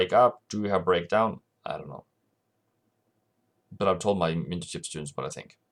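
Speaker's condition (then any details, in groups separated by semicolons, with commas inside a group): No condition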